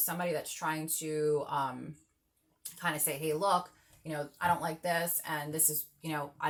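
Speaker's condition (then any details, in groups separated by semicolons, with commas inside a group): No condition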